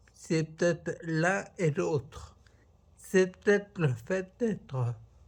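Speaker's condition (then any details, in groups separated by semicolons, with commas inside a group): Multiple sclerosis; primary progressive form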